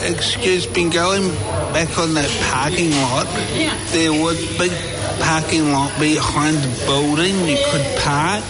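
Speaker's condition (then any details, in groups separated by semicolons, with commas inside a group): Cerebral palsy; described as pretty able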